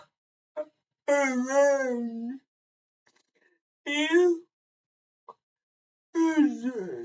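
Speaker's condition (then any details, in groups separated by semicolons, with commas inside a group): Cerebral palsy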